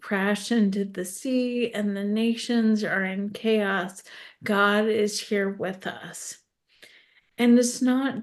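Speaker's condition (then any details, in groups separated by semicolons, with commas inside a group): ALS; tongue fasciculations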